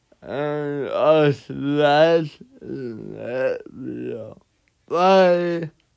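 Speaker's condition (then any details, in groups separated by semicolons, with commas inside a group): Cerebral palsy; atypical speech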